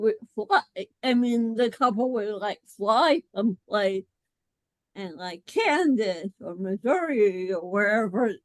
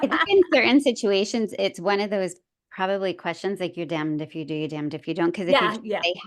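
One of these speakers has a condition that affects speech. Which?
The first: cerebral palsy.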